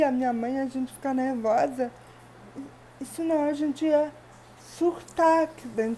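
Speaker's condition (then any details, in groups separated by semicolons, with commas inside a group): Cerebral palsy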